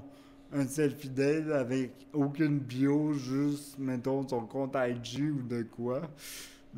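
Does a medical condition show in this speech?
Yes: cerebral palsy; wheelchair use.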